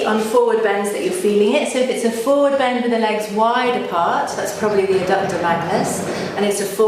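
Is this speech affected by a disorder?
No.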